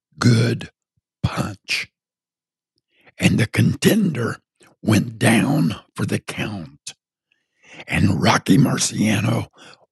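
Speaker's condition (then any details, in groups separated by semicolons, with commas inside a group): Partial laryngectomy from throat cancer; throat cancer survivor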